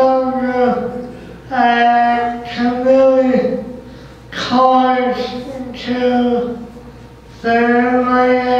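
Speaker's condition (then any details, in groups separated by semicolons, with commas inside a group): Cerebral palsy; needs help dressing, eating, toileting; can be difficult to understand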